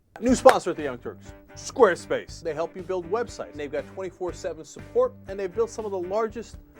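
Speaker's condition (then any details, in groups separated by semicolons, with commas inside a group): No condition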